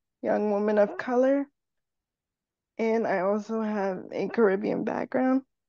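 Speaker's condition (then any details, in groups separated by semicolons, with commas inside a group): Cerebral palsy; wheelchair user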